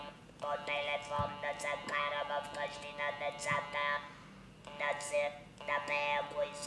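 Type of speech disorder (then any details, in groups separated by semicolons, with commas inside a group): Electrolarynx speech; electrolarynx user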